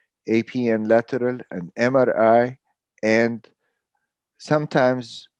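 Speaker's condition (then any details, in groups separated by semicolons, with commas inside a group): No condition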